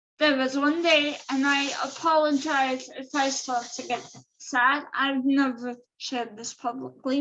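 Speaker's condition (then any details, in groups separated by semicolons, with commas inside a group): Cerebral palsy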